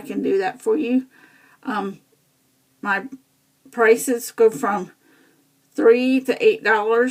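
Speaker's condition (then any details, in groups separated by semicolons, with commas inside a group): Cerebral palsy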